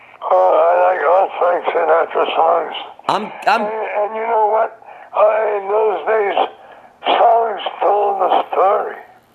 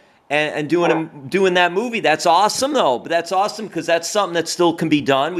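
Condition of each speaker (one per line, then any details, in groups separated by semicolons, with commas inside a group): Throat cancer; survivor, radiation treatments; voice described as practically gone
No condition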